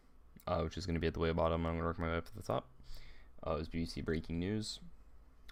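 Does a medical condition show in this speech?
No.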